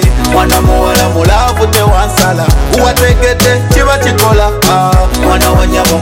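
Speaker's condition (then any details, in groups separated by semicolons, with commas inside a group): No condition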